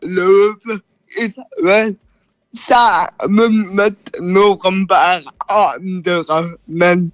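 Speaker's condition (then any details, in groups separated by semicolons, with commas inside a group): Cerebral palsy; neurological brain injury around time of birth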